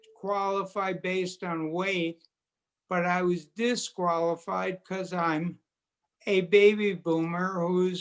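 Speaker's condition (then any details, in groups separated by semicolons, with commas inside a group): Multiple sclerosis; quadriplegic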